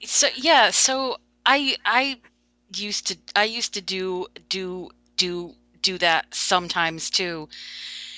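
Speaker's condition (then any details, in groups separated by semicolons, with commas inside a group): Stuttering; stuttering since age five, covert for most of life after early criticism from father and teacher; still stutters; hid stuttering, avoided speaking situations, did not speak up in class; repeated sounds, repeated words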